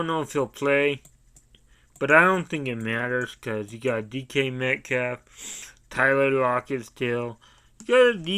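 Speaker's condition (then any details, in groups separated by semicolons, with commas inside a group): Cerebral palsy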